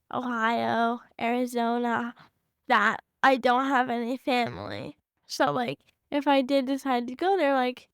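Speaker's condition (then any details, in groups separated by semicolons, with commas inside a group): Cerebral palsy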